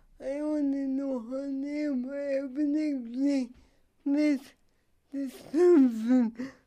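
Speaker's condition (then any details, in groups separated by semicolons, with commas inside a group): Cerebral palsy; dressing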